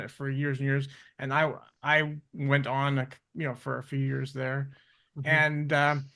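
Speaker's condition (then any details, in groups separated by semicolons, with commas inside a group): No condition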